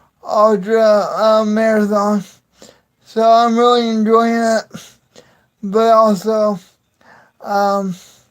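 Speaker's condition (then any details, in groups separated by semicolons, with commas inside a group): Cerebral palsy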